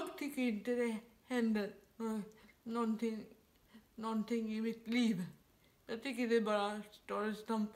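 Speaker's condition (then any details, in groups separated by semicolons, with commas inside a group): Dyskinetic cerebral palsy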